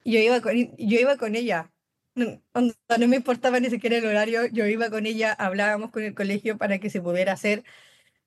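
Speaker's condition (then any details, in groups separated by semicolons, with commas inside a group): Down syndrome; since birth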